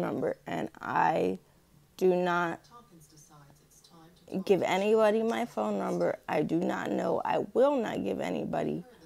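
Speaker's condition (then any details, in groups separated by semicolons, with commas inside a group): Cerebral palsy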